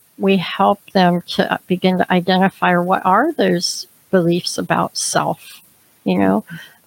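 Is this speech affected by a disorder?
Yes: cleft palate, severe; unclear speech at school age, early extreme breathing difficulties, feeding problems.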